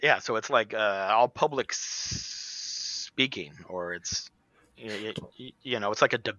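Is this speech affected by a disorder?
Yes: stutter; anxiety-based stutter, improved by battle rap, live performing, breath control; stutter pops up now and then, long unnoticed by co-host; voice changing helps airflow control, issues from not taking deep breath first, unnoticeable when rapping; here prolonged sounds, blocks.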